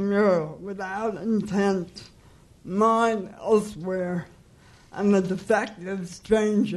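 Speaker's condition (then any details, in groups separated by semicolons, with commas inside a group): Cerebral palsy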